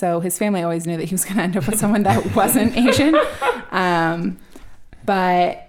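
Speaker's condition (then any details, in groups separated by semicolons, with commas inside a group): No condition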